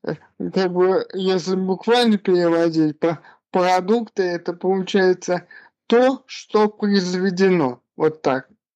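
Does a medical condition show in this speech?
Yes: cerebral palsy.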